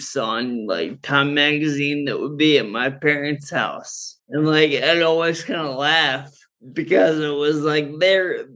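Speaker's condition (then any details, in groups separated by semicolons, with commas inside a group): Friedreich's ataxia; genetic neuromuscular condition from birth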